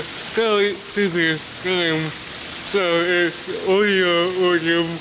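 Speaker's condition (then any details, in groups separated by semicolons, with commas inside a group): Cerebral palsy; body affected; speech disability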